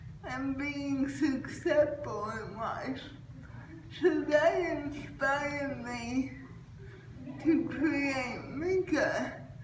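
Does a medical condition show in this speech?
Yes: cerebral palsy.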